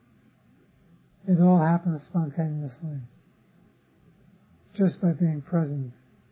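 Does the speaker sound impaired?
Yes: Parkinson's disease; others offer remedies.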